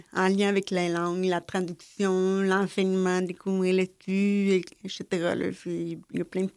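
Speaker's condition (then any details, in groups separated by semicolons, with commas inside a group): Deafness; hearing aids, learned LPC (Langage Parlé Complété), LSQ from Cégep, school with hearing pupils from age 6; speaks and communicates orally, loses track in multi-speaker settings, later used LSQ interpreters in class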